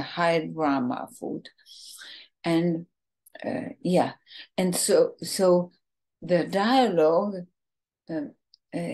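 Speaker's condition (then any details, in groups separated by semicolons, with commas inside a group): ALS, bulbar form, bulbar onset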